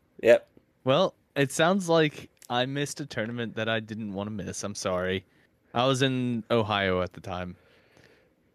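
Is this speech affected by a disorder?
No.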